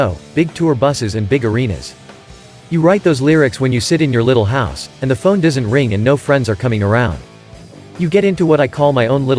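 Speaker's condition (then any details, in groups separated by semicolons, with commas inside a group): No condition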